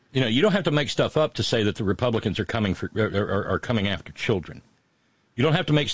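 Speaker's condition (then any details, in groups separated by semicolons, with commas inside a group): No condition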